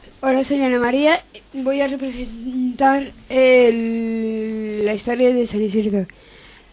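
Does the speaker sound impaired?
Yes: Down syndrome; member of Fundación Síndrome de Down de Madrid.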